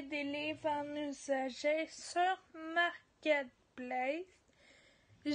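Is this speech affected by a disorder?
Yes: ataxia; degenerative.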